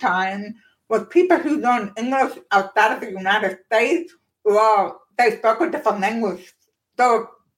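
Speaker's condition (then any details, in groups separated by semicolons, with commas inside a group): Profound deafness; born profoundly deaf, hearing aids until 30s, one cochlear implant after youngest child, weeks post-surgery dizziness; deaf accent, listeners notice, childhood speech therapy at UT Dallas Cellular Center, ended by middle school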